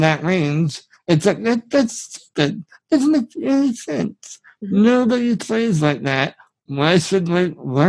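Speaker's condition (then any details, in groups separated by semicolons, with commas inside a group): Spinal muscular atrophy; genetic, from birth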